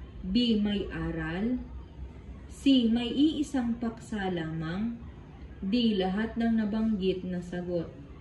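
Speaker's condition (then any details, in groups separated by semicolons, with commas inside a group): No condition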